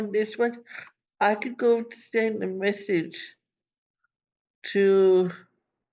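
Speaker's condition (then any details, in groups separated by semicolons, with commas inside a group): Cerebral palsy; from birth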